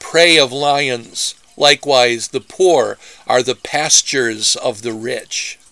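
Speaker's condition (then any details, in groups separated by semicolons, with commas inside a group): No condition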